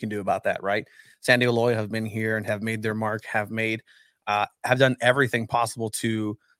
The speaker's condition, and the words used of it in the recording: No condition.